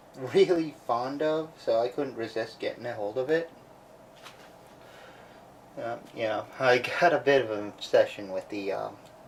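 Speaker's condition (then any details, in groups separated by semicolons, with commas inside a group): No condition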